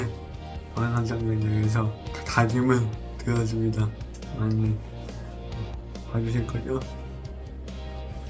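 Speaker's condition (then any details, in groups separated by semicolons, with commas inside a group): Brain lesion disability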